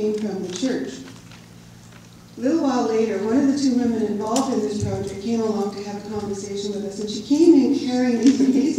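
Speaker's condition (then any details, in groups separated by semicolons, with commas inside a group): No condition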